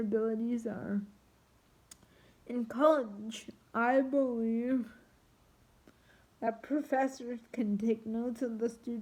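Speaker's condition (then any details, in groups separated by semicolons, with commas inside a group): Triplegic cerebral palsy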